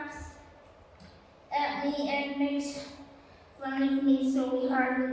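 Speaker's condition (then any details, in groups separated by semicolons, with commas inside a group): Spastic quadriplegic cerebral palsy; spastic quadriplegic, affects balance, all limbs, coordination; diagnosed at 15 months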